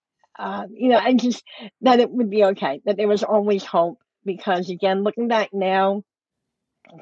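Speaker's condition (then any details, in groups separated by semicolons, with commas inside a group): Cleft lip and palate; congenital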